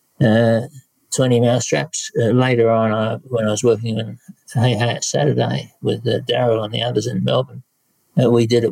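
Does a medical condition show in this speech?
Yes: Parkinson's disease; no tremor, about 12 years since onset; worsening last couple of years, on medication, slowed down; voice hesitant and lower volume, sounds a bit different, speech affected only recently.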